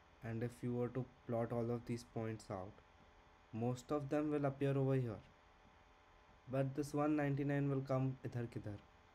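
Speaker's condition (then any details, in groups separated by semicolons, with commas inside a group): No condition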